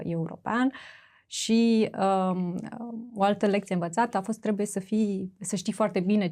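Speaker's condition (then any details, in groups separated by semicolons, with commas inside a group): No condition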